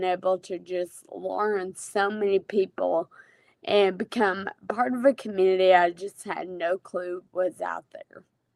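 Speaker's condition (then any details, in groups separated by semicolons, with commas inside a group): Friedreich's ataxia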